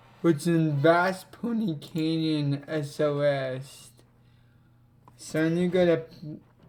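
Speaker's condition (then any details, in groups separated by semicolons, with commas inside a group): Cerebral palsy; affects legs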